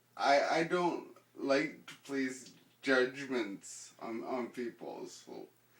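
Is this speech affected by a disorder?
Yes: ataxia; slow speech.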